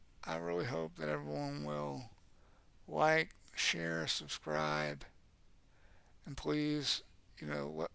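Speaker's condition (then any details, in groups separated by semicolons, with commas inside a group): Cerebral palsy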